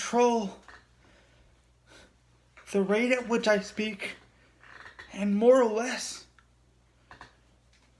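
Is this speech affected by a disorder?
Yes: cerebral palsy.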